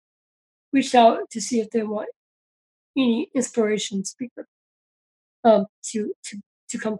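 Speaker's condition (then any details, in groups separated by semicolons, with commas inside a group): Down syndrome; congenital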